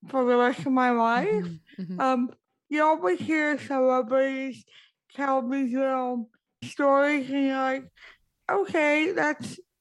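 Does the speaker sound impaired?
Yes: cerebral palsy; impaired speech, speaks concisely and quickly to hold listeners' attention.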